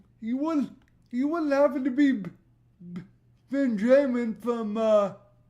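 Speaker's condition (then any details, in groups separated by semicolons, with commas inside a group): Cerebral palsy; voice tone sometimes odd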